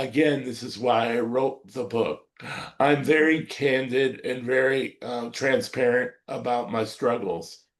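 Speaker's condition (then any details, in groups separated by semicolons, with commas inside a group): Cerebral palsy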